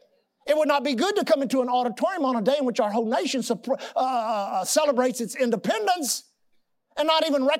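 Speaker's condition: No condition

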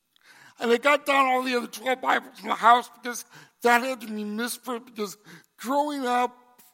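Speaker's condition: Cerebral palsy; congenital

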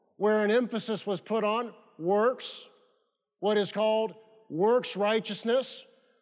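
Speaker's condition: No condition

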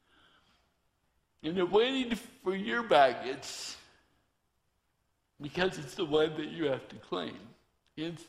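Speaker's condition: Torsion dystonia; hand tremor found at age 5

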